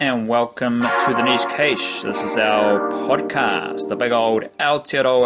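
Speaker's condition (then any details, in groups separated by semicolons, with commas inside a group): No condition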